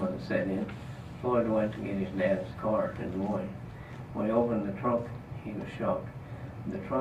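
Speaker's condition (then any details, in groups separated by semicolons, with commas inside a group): Parkinson's disease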